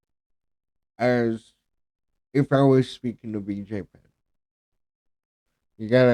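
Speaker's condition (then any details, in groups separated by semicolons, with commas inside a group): Cerebral palsy; speech affected by cerebral palsy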